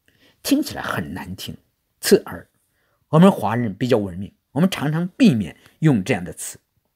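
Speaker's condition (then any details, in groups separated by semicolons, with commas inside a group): No condition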